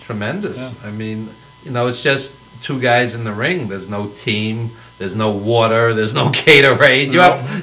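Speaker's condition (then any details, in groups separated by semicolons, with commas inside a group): No condition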